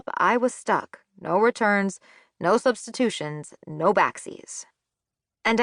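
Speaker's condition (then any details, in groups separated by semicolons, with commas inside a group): No condition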